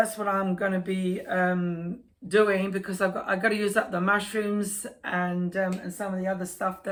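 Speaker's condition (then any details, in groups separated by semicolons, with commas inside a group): No condition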